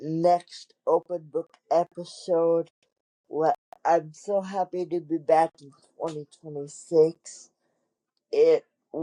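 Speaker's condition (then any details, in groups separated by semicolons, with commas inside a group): Cerebral palsy; wheelchair user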